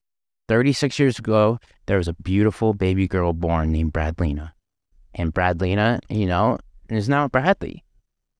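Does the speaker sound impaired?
No.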